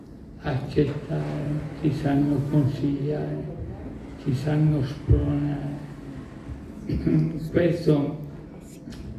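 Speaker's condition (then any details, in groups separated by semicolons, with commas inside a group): ALS (sla); marked dysphagia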